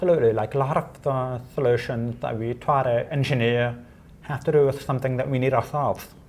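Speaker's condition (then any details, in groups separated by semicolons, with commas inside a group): Deafness; unable to make phone calls unaided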